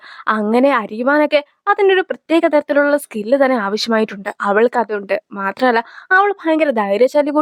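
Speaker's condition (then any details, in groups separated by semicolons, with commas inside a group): No condition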